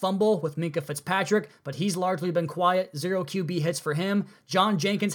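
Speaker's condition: No condition

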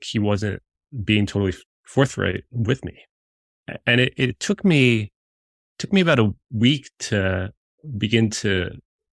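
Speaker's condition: Stutter; still stutters as adult; stutters visibly and audibly; repeated words, blocks

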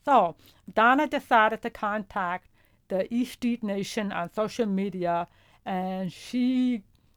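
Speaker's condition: Profound deafness; hears vowels but not consonants

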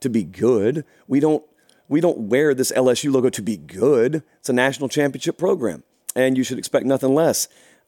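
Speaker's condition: No condition

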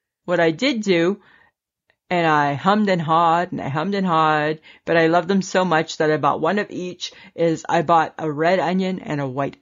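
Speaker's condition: No condition

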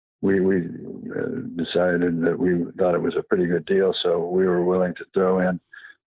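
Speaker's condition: Parkinson's; past cancer

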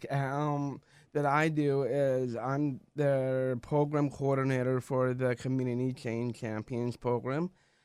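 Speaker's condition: Down syndrome

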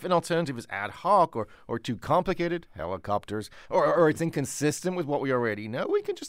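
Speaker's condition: No condition

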